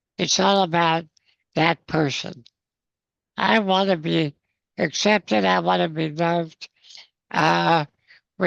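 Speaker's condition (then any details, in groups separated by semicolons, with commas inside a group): Spinal muscular atrophy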